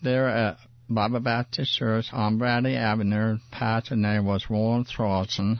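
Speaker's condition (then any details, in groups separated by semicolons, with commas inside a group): Parkinson's disease; described by speaker as in remission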